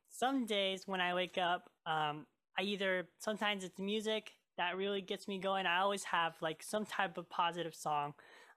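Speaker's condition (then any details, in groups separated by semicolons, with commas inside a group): Cleft lip and palate; many childhood surgeries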